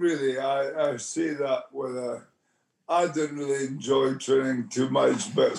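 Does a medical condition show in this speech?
Yes: motor neurone disease; twitching.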